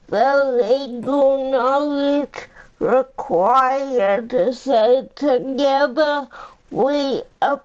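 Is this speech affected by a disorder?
Yes: cerebral palsy; uses a power chair; 45 years old.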